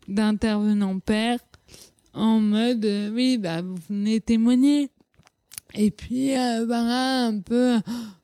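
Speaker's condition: Cerebral palsy; all rehabilitation including physiotherapy stopped at age 18

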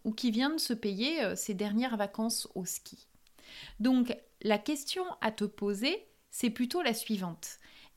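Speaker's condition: No condition

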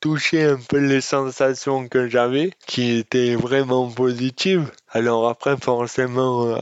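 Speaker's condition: Dystonia; congenital

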